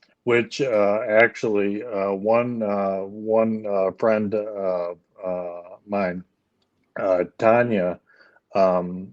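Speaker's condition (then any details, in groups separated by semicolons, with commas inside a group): ALS; speech issues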